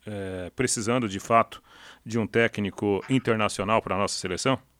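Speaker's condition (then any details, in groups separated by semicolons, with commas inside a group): No condition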